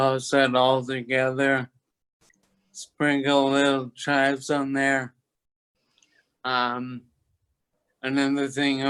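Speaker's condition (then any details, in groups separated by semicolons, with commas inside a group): Toxic leukoencephalopathy, locked-in syndrome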